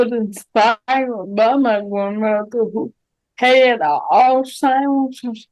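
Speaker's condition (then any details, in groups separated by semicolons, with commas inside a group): Cerebral palsy; mild form; speech most affected area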